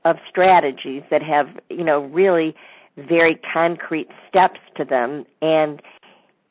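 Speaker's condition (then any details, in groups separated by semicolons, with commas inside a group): Cleft lip and palate; congenital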